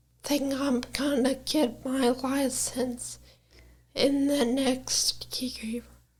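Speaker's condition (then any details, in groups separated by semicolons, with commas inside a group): Brain injury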